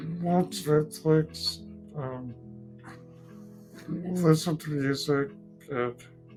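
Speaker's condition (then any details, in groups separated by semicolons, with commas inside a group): Duchenne muscular dystrophy; voice recently weakening, tires when talking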